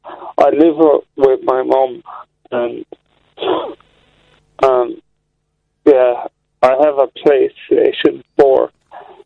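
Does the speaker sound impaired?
Yes: slurred speech, mild; slurred speech since fall from two-story window at age three; slightly slurred speech, understandable, communicating well, well-paced conversation per host.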